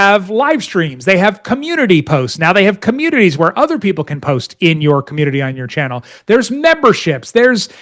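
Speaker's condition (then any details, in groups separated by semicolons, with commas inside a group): No condition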